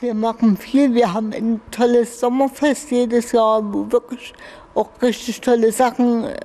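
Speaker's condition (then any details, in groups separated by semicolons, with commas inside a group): Infantile cerebral palsy; spastic infantile cerebral palsy, childhood brain damage since birth, cramping, limitations in all areas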